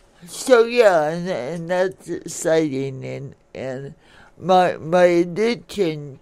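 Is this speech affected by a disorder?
Yes: cerebral palsy; speech affected.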